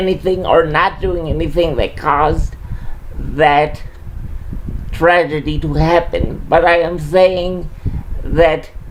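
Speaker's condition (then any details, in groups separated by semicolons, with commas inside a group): Cerebral palsy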